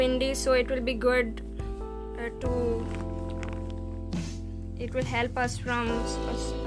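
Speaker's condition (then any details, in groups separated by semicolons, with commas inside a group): No condition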